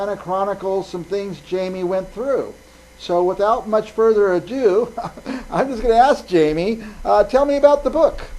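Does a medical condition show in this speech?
No.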